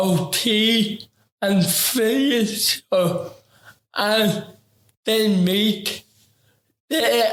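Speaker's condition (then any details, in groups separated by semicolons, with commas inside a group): Ataxic cerebral palsy; affects talking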